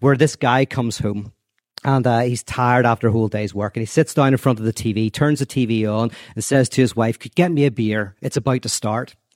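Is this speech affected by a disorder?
No.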